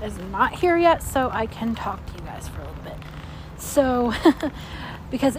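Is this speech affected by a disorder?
No.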